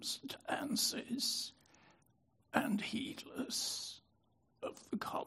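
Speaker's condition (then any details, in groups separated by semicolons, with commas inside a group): Spasmodic dystonia; prior stroke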